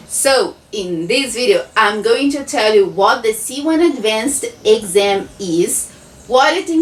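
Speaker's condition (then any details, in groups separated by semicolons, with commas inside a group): No condition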